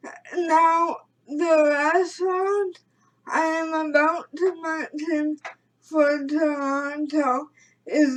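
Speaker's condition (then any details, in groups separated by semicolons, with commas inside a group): Cerebral palsy; premature birth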